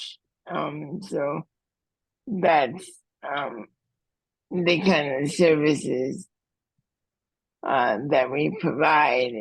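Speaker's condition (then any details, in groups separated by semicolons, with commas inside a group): Cerebral palsy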